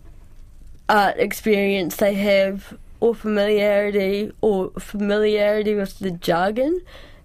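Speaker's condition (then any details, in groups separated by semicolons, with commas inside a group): Cerebral palsy; cerebral palsy since childhood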